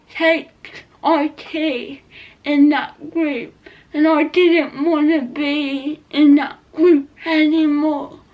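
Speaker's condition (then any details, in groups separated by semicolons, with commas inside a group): Cerebral palsy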